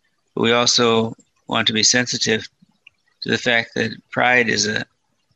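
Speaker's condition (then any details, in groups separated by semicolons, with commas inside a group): Parkinson's disease, mild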